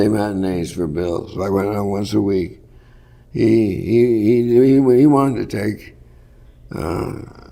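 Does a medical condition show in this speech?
Yes: Parkinson's; worsening, often debilitating.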